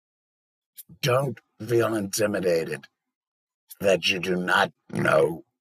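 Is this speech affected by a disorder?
Yes: laryngectomy; speaks by forcing lung air through prosthesis flap into esophagus, esophageal segment changes speech.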